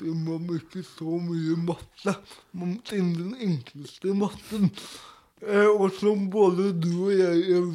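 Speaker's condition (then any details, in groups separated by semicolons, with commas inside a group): Cerebral palsy; speech difficulties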